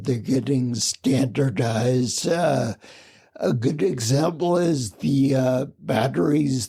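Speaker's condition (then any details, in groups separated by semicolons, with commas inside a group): Spinocerebellar ataxia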